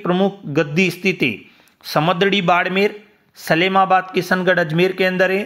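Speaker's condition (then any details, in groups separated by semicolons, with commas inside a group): No condition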